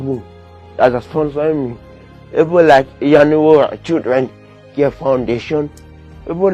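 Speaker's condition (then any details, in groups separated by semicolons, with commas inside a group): Cerebral palsy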